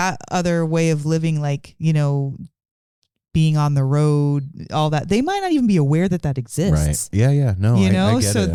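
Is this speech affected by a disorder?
No.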